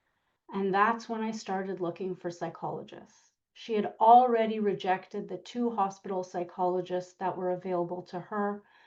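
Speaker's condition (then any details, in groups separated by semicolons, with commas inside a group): No condition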